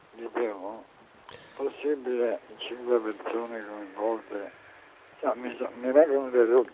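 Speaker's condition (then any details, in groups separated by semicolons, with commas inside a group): Amyotrophic lateral sclerosis; currently 58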